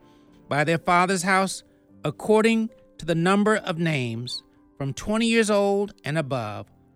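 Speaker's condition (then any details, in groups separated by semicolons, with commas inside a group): No condition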